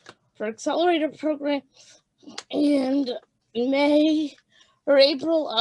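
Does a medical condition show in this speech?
Yes: cerebral palsy; birth oxygen deprivation.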